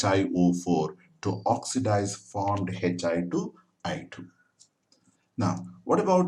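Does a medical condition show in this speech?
No.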